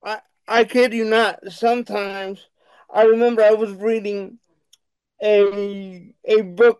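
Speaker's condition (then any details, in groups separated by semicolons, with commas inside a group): Cerebral palsy; wheelchair bound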